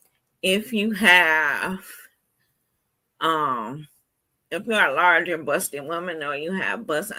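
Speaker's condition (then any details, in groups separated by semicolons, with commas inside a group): Cerebral palsy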